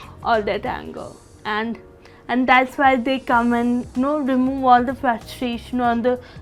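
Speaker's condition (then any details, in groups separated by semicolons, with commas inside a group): Cerebral palsy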